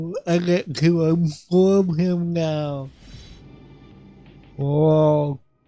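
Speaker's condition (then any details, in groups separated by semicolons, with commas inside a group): Cerebral palsy; affects voice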